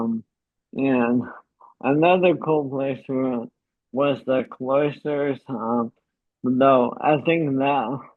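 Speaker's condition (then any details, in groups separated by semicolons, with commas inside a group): ALS; uses pre-recorded voice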